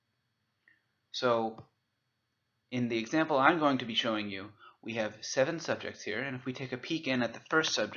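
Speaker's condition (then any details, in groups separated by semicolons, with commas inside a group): No condition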